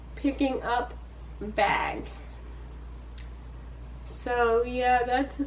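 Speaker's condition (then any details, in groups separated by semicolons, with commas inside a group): Cerebral palsy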